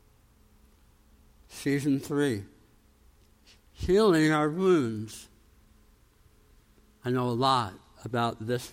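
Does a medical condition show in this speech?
Yes: tongue cancer, jaw reconstruction, osteonecrosis of jaw after radiation; radiation-treated tongue cancer, titanium implants.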